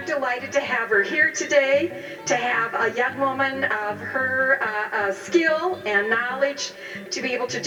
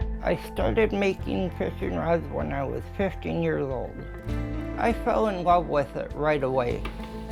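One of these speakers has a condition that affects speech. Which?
The second: ataxia; balance problem.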